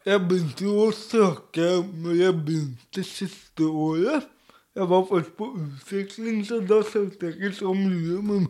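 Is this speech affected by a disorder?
Yes: cerebral palsy; speech difficulties.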